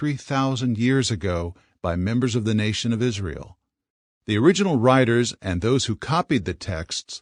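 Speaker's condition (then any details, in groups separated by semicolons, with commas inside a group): No condition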